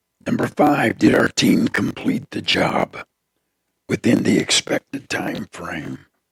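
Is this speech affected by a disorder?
Yes: throat cancer; tracheostomy tube.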